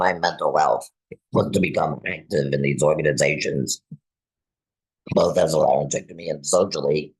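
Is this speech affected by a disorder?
Yes: laryngectomy; no natural speech, text-to-voice, flat toneless, AI voice clone.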